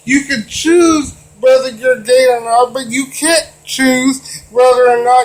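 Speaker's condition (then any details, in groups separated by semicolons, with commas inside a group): Cerebral palsy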